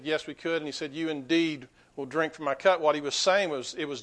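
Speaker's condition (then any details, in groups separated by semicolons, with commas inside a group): No condition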